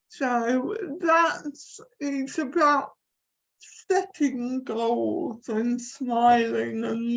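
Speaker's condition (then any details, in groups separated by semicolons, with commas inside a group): Cerebral palsy; from birth, affects limbs and neck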